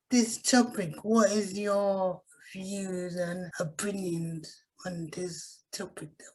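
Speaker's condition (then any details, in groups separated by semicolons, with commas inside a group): Cerebral palsy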